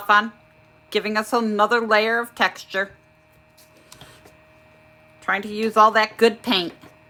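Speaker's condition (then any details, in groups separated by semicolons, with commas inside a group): No condition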